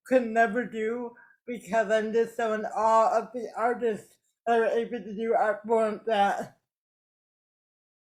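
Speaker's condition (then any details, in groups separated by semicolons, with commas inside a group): Cerebral palsy; affects speech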